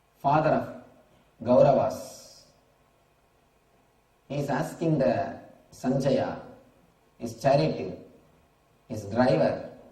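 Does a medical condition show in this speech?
No.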